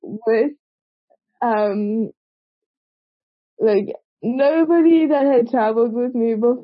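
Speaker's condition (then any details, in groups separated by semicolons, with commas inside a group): Cerebral palsy; present from birth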